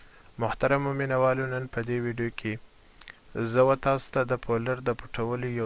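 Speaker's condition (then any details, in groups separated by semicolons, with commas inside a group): No condition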